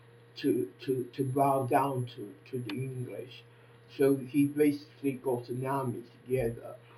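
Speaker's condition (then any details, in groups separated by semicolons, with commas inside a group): Facial palsy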